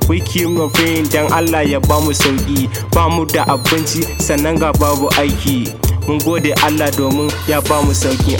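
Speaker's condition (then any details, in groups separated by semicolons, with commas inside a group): No condition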